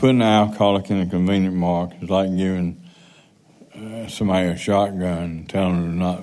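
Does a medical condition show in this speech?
Yes: Parkinson's.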